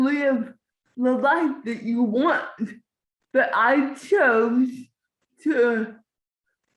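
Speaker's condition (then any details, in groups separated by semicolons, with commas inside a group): Cerebral palsy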